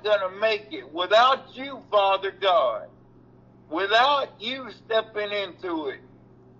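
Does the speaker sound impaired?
Yes: cerebral palsy; mobility affected, previously off feet; reports being back on feet, running in yard days after taking ImmuCyst supplement.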